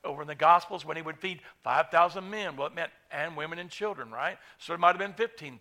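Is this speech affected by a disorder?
No.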